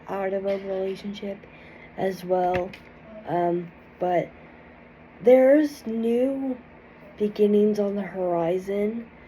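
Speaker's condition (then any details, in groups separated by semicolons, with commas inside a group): Cerebral palsy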